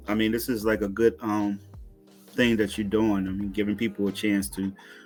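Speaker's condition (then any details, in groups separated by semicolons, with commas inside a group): No condition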